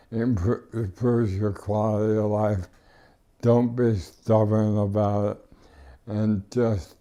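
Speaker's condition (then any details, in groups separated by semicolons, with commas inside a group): ALS; power wheelchair, no tracheostomy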